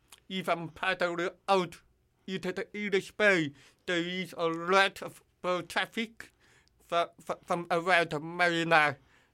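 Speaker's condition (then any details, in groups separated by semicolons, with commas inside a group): Hearing loss with cochlear implant; distorted when yelling at high volume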